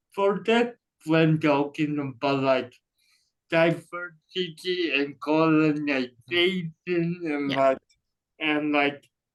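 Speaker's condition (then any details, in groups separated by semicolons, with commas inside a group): Cerebral palsy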